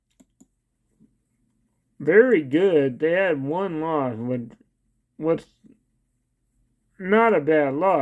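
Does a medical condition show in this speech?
Yes: cerebral palsy.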